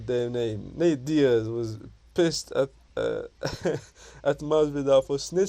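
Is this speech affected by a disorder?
No.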